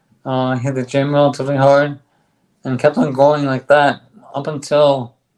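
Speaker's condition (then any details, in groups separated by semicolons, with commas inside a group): ALS; on drug, stronger bite, speaks better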